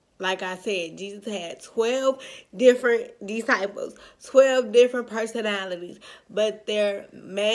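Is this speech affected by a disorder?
Yes: cerebral palsy, spastic.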